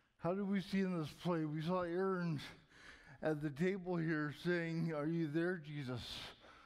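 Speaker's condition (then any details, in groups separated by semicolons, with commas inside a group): Cerebral palsy; may be hard to understand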